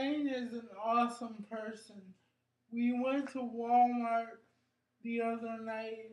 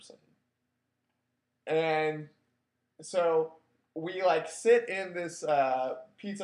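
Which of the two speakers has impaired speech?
The first: cerebral palsy; brain injury.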